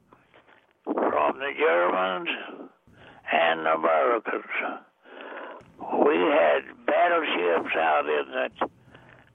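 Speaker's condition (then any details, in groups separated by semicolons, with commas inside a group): Deafness; also blind, age 99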